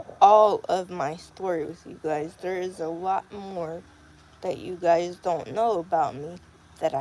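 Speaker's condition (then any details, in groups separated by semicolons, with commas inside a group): Cerebral palsy; sounds out of breath after therapy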